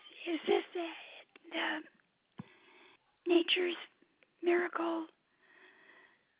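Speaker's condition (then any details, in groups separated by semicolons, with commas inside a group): Speech difficulty; trouble speaking, speaking is tiring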